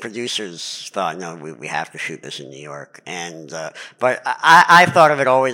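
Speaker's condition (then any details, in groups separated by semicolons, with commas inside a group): Cleft palate; lifelong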